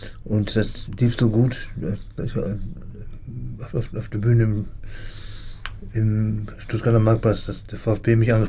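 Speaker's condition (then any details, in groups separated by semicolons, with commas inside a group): Parkinson's disease; says speech, cognition and memory not affected by Parkinson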